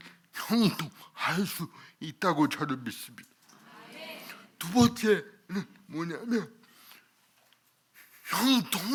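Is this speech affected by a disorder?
Yes: cerebral palsy.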